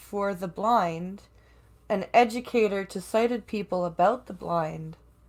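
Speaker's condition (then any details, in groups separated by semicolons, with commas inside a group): No condition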